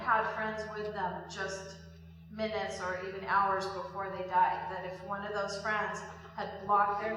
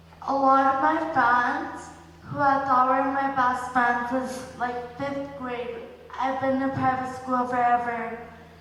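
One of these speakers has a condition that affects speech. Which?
The second: speech and balance impairment; balance problems; speech much improved, still in progress, earlier daily therapy; relearned talking in therapy, speech much improved, still working.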